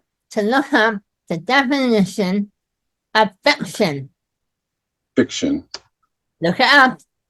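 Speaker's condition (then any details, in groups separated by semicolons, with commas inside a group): Myasthenia gravis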